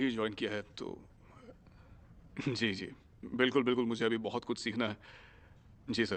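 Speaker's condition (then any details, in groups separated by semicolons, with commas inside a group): No condition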